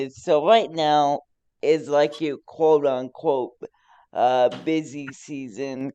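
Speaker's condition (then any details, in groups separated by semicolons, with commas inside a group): Cerebral palsy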